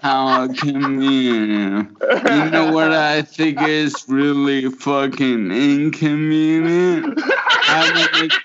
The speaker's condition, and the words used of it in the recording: ALS (motor neuron disease). I have a motor neuron disease. If you don't mention that, you'll be distracted the whole time.